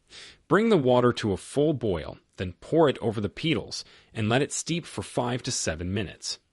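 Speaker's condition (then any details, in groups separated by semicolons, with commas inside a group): No condition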